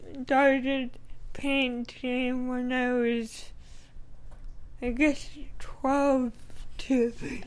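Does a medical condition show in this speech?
Yes: cerebral palsy; working with speech therapist, rehearses comedy material repeatedly.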